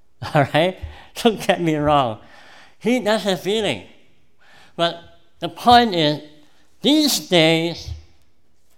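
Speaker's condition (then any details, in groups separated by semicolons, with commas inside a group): Cleft palate; congenital cleft palate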